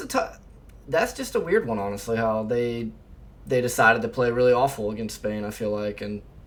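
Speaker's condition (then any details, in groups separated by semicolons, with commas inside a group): No condition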